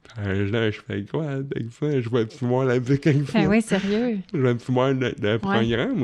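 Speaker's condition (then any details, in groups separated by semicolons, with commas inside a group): Cerebral palsy; from birth, oxygen lack, legs weak, learning difficulties; physiotherapy and occupational therapy; possibly unclear speech but understandable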